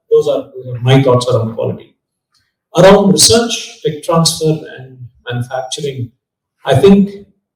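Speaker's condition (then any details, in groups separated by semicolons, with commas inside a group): No condition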